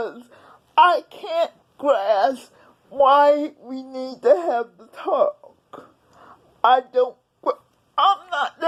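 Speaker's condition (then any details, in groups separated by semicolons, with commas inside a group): Cerebral palsy; several unnoticed strokes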